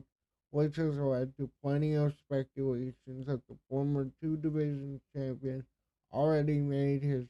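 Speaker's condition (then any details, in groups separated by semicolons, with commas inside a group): Cerebral palsy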